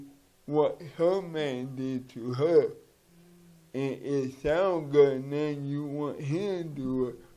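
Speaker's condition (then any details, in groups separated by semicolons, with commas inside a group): Cerebral palsy; from birth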